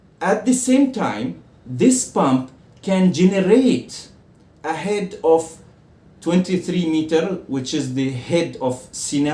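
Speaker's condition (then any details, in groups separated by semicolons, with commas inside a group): No condition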